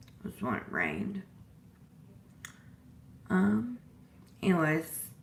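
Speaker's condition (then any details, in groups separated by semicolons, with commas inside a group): Disability causing slurred speech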